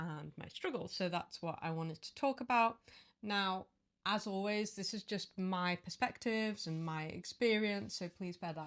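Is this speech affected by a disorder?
No.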